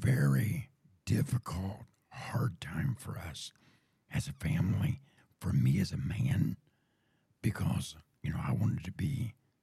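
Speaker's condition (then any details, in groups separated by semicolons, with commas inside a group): Throat cancer surgery, voice box tumor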